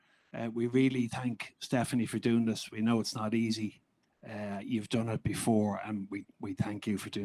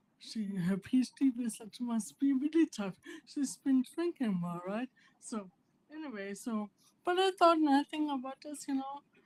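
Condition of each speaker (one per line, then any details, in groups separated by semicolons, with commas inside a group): No condition
Primary lateral sclerosis; upper motor neurons only, spasticity; initially probable diagnosis; speech sounded different, like drunk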